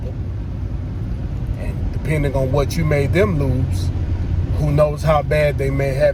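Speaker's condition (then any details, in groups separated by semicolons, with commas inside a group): No condition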